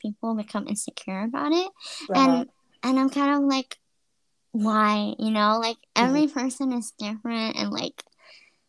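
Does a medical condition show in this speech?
Yes: cleft lip and palate.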